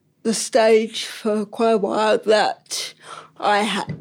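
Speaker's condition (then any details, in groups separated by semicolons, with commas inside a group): Ataxic cerebral palsy; impaired coordination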